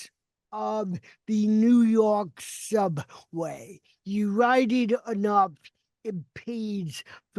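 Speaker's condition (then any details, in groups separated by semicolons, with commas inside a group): Cerebral palsy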